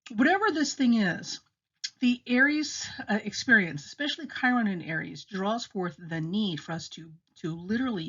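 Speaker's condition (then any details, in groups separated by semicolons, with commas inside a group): No condition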